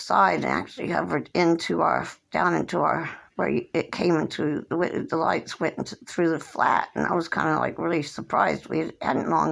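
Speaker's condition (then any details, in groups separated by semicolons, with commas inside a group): Cerebral palsy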